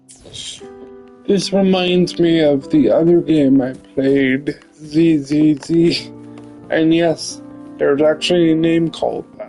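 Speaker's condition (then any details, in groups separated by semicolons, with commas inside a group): Cerebral palsy; limbs affected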